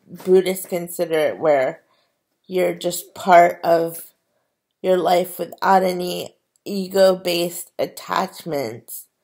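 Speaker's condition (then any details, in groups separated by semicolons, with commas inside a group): Cerebral palsy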